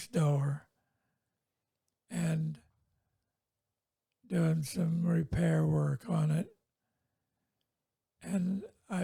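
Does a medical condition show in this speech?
Yes: multiple sclerosis.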